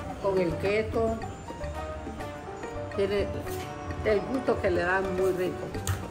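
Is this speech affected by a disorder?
No.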